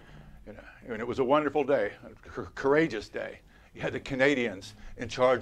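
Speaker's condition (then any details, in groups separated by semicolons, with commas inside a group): No condition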